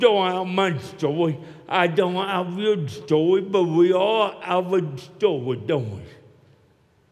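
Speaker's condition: Cerebral palsy; neck operation

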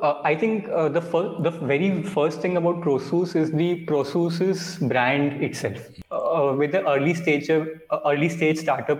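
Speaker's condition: Stuttering; since childhood, runs in family, father, uncles and grandfather stutter; worse under stress and fear, avoided hard-to-say food orders and bus stop names; repeated sounds

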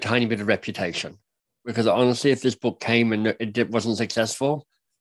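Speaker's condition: Cleft lip and palate; speech impediment

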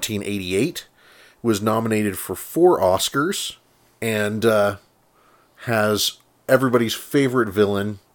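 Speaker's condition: No condition

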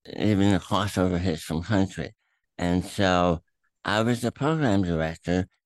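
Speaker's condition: Throat cancer, tumor through tongue, attached to epiglottis; Emory Proton Center therapy not working

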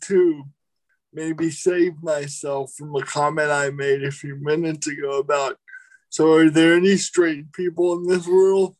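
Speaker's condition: Cerebral palsy

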